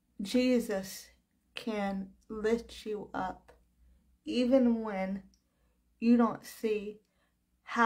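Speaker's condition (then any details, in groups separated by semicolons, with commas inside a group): Cerebral palsy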